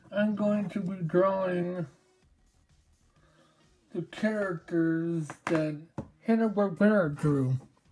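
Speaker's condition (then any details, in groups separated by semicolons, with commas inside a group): Mobius syndrome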